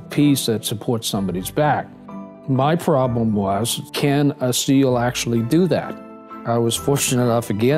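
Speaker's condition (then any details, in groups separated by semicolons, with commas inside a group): No condition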